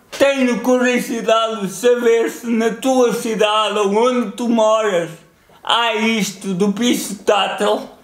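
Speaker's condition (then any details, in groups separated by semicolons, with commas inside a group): Cerebral palsy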